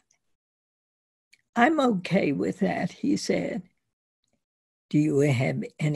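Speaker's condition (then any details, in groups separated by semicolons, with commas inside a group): Spasmodic dysphonia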